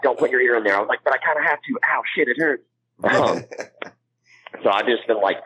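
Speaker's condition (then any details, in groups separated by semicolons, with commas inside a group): Cleft palate; nose and throat structure differ from most people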